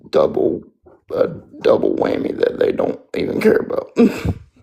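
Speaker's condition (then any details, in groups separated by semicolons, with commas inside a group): Spastic quadriplegic cerebral palsy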